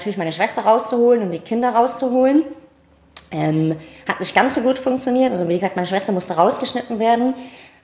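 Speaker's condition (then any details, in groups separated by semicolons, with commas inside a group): Cleft palate, mild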